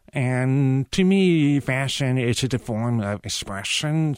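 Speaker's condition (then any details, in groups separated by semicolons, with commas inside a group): Profound deafness; uses cochlear implants, now hears sounds such as rain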